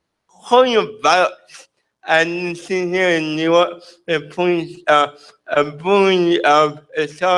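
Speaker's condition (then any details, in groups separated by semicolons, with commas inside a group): Cerebral palsy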